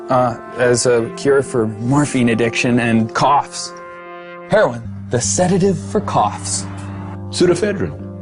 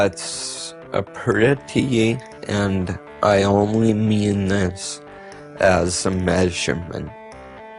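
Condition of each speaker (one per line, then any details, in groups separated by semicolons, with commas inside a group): No condition
Multiple sclerosis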